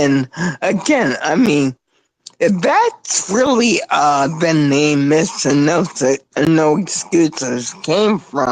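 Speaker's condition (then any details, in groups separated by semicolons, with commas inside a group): Spinocerebellar ataxia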